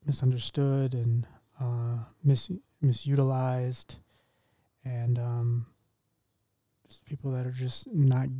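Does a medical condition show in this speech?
No.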